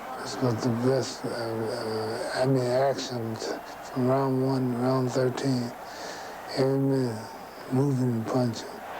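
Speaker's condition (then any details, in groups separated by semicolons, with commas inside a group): Parkinson's syndrome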